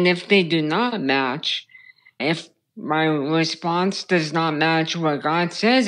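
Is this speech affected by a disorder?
Yes: brain stem tumor; childhood onset.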